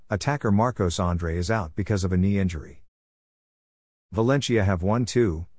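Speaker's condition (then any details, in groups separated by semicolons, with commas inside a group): No condition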